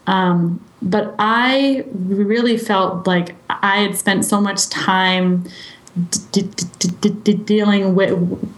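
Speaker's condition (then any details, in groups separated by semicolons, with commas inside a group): Stuttering; therapy over past 3 years: fluency shaping, stuttering modification, voluntary stuttering, subway talks with strangers; not always in control of speech, open about stuttering, speaks naturally; speech tools helped at times but not reduced stuttering, drops strategies needing unnatural speaking; repeated sounds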